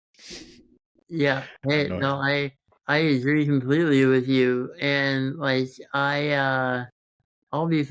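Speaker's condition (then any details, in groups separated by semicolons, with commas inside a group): Congenital muscular dystrophy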